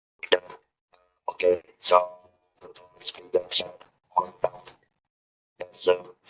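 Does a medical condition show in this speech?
Yes: throat cancer, electrolarynx user.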